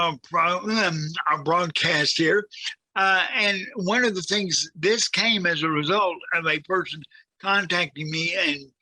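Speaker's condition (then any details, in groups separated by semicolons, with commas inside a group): Cerebral palsy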